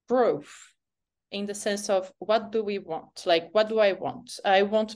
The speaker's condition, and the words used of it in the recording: None; typical speech.